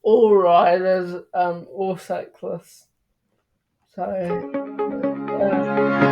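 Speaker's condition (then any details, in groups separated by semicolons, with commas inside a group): Cerebral palsy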